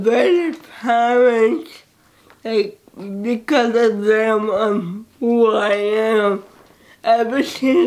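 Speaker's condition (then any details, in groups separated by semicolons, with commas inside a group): Cerebral palsy; age 18, first steps with walker, cannot walk independently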